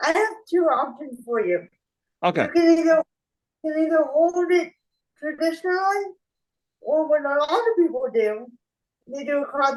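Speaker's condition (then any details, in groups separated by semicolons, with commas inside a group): Spastic cerebral palsy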